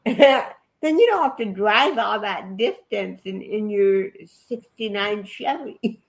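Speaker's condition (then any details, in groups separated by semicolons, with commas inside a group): Cerebral palsy; affects body movements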